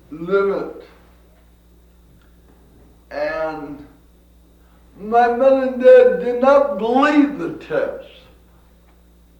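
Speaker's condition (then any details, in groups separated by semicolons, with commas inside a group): Cerebral palsy; from birth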